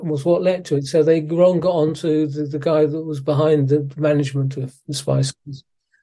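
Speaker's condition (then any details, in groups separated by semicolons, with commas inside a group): Parkinson's disease; physiotherapy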